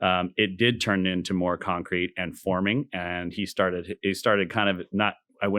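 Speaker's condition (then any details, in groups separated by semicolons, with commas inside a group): No condition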